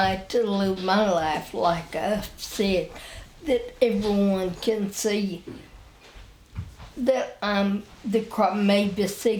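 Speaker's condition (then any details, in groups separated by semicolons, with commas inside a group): Spinal ataxia; wheelchair user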